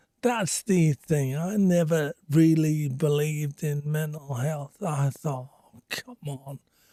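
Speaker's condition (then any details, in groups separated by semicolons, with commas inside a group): Speech apraxia; voice came and went, now much slower, singing voice affected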